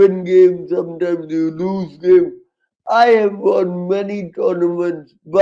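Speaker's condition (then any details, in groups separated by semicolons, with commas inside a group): Cerebral palsy, severe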